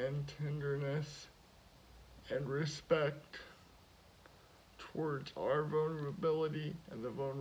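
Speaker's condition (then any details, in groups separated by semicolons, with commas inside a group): Cerebral palsy; speaks slower at times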